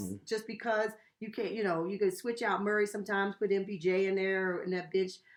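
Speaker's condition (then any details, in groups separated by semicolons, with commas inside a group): No condition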